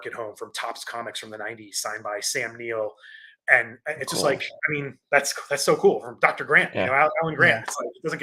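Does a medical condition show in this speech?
No.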